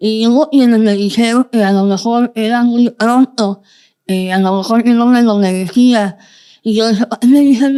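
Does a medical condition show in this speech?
Yes: Moebius syndrome, congenital.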